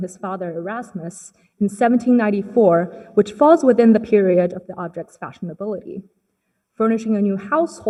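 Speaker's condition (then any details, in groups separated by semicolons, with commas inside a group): No condition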